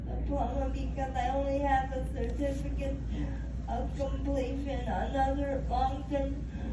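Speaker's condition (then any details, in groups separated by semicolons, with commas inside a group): Cerebral palsy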